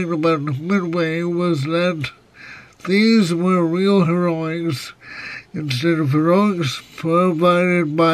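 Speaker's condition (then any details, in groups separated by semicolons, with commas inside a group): Cerebral palsy, spastic, severe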